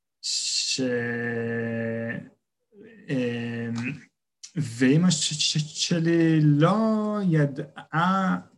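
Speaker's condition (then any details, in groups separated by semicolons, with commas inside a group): Stuttering; stuttering since young age, previously much more covert; uses word planning and word skipping in stressful situations to keep flow; speech blocks, plans words ahead and skips words under stress; repeated sounds, prolonged sounds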